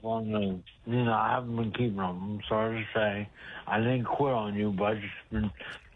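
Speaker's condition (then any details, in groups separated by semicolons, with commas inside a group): Speech impediment; cause unclear, stabbed by girlfriend and hit on head with ashtray years ago; unusually intelligible on this call, host understood every word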